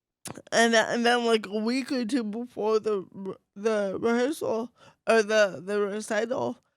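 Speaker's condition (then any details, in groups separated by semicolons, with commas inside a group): Cerebral palsy, mild; affects voice and one hand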